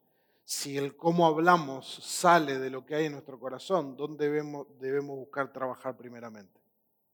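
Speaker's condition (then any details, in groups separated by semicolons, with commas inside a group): No condition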